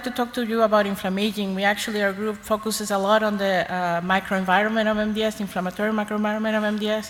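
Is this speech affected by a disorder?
No.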